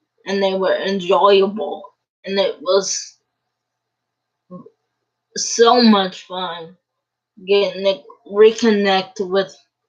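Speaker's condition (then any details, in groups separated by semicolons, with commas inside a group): Cerebral palsy; uses a wheelchair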